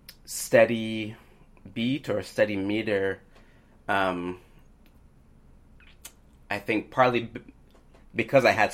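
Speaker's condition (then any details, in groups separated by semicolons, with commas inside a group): Stuttering; stuttering since age 4 or 5, about 31 to 32 years, described as likely lifelong without cure; age 36, still stutters; stutter shows up less when singing, stutters articulating saxophone notes, especially on timed downbeats; repeated sounds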